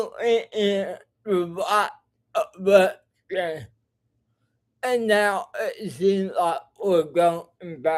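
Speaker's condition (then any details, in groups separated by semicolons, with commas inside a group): Cerebral palsy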